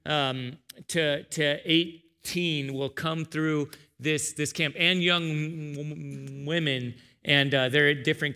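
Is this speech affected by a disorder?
Yes: stutter; speech impediment since upbringing; disclosed mid-sermon; here repeated sounds, repeated words, blocks.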